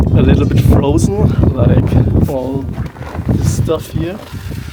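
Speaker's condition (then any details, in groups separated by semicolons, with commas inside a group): No condition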